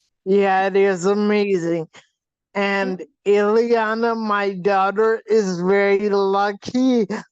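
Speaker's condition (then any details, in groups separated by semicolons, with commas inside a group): Facial paralysis from hydrocephalus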